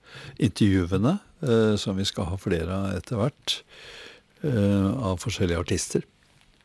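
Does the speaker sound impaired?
No.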